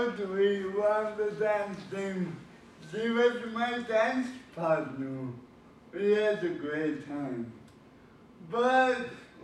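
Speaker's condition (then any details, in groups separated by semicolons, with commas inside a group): Cerebral palsy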